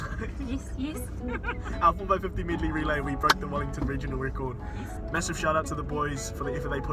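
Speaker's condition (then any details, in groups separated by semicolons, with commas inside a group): No condition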